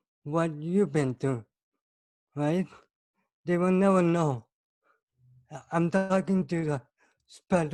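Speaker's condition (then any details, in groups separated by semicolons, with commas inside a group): Cerebral palsy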